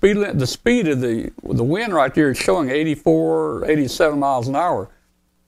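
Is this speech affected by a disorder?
No.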